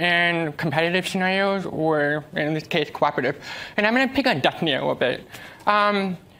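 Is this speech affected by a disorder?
Yes: deafness; uses American Sign Language.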